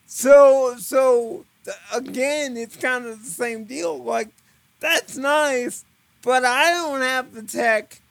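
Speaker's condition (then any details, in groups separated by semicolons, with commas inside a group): Cerebral palsy; eyes wander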